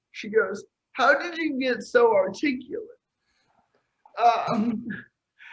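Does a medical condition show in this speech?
Yes: cerebral palsy.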